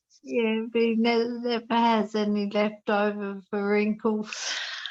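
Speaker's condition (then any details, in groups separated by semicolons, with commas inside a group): Multiple system atrophy; diagnosed with Parkinson's 7 years ago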